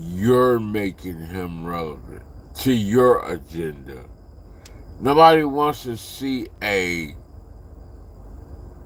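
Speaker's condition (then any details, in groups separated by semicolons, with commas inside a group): Slurred speech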